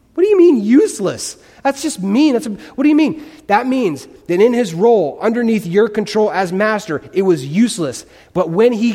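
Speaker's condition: No condition

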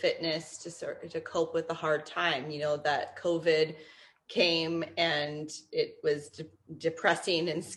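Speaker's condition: No condition

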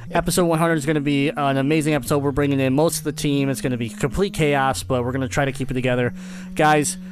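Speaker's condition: Cleft palate; multiple surgeries in childhood

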